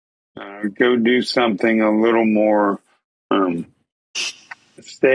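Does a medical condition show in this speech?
Yes: ALS.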